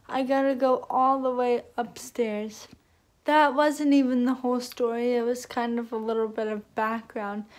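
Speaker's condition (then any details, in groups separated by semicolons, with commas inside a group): Cerebral palsy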